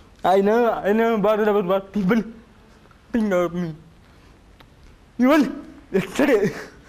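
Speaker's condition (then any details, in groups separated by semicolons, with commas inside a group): Cerebral palsy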